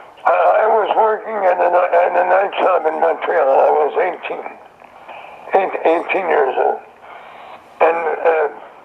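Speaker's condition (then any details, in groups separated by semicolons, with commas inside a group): Throat cancer; survivor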